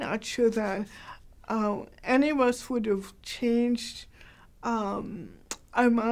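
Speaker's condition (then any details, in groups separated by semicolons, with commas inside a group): Cerebral palsy, mild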